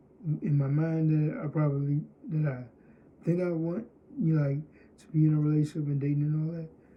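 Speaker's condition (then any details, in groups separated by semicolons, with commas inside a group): Cerebral palsy, spastic diplegia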